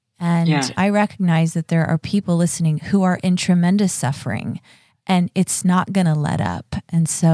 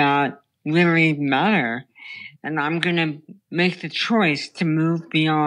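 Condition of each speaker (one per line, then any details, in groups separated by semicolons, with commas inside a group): No condition
Brain stem tumor; inoperable brain stem tumor, childhood onset, radiation at 14, throat surgery; about 30 years since diagnosis, speech, balance, swallowing problems; unclear speech since childhood, hypernasal before surgery, swallowing difficulty, voice therapy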